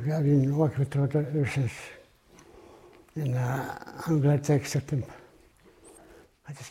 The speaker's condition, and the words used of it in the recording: Parkinson's disease. Because I'm sick, I got Parkinson's. Yeah. I have a hard time talking.